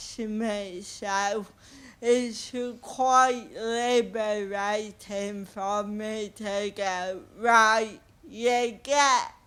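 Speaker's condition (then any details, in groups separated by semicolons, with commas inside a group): Cerebral palsy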